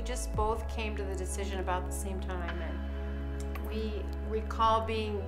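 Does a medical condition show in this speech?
No.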